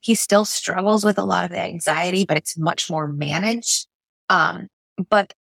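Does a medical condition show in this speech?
No.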